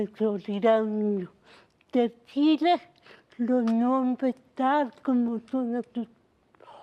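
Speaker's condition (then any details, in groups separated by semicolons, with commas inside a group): Cerebral palsy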